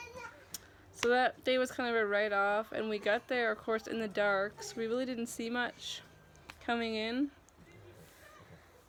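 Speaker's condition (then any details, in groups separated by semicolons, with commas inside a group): No condition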